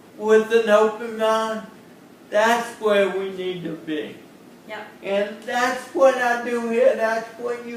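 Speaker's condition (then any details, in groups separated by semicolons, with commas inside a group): Cerebral palsy; since birth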